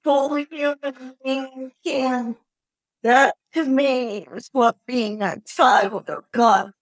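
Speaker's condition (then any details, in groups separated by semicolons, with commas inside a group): Cerebral palsy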